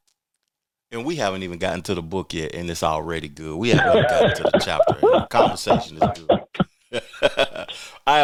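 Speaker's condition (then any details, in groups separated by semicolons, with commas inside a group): No condition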